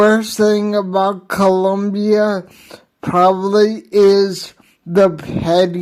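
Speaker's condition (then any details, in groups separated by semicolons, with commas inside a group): Hydrocephalus with shunt failure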